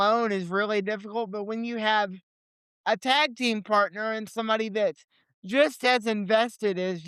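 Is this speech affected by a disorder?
Yes: cerebral palsy; limited mobility, legs.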